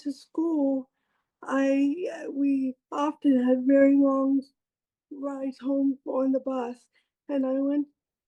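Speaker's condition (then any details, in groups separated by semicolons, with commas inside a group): Cerebral palsy; lifelong, childhood surgeries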